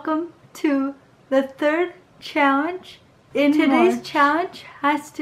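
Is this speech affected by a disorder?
Yes: cerebral palsy.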